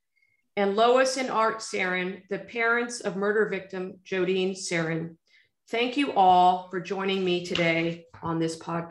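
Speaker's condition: No condition

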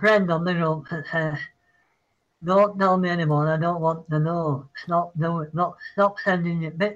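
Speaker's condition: Parkinson's; apologizes mid-sentence, citing Parkinson's

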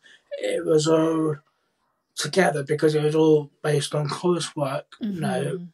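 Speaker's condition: Cerebral palsy, profound hearing loss; born three months premature, boccia class BC5 formerly BC2; speaks clearly despite deafness, BSL first language, primary school speech and language therapy

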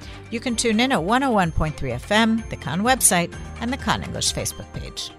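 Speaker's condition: No condition

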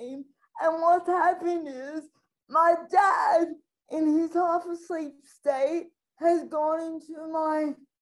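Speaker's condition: Spastic quadriplegic cerebral palsy

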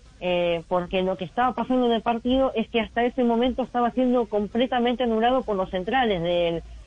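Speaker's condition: Cleft lip; congenital, some teeth affected; lip reportedly not yet corrected; nasal pronunciation, voice does not come out normally, difficulty speaking normally, noticeable on broadcasts

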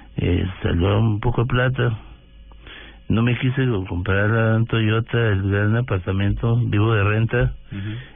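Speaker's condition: Parkinson's disease; voice sometimes trembles, sometimes understood, sometimes not understood at all

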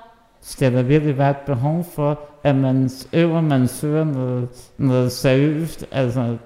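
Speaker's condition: Muscular dystrophy (muskelsvind); has helper

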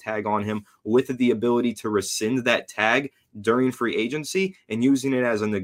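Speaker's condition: No condition

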